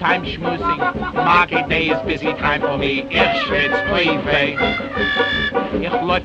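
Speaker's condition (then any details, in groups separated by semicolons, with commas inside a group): No condition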